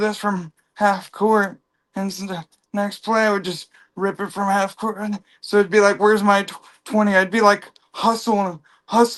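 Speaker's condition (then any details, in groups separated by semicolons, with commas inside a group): Cerebral palsy; from birth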